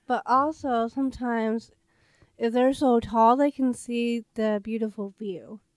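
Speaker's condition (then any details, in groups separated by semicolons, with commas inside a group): Down syndrome; also hard time breathing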